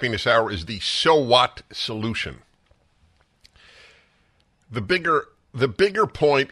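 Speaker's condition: No condition

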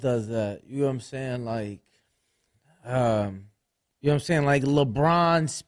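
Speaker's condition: No condition

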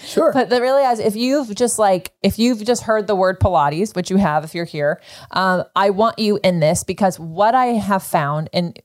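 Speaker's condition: No condition

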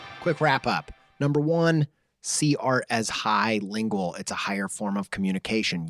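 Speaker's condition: No condition

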